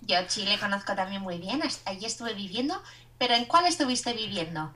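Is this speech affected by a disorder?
No.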